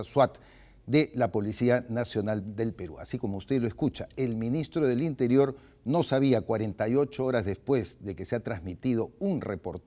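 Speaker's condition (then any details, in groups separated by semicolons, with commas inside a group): No condition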